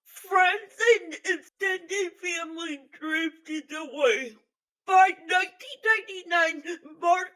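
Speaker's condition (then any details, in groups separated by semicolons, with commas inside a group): Physical speech impairment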